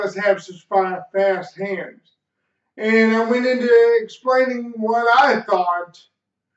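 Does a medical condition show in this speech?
Yes: cerebral palsy.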